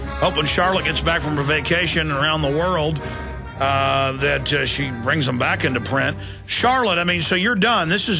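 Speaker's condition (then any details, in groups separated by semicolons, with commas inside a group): No condition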